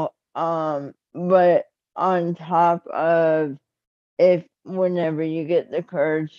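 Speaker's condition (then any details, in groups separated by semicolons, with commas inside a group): Cerebral palsy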